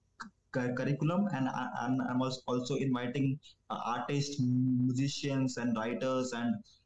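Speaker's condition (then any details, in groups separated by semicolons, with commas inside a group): Stammering; began around age 10, linked to violent abusive father and childhood stress, considered not curable; no speech therapy or techniques, improving with more talking; used to stammer more in English than Hindi, few stutters in interview, stutter rarely noticeable; prolonged sounds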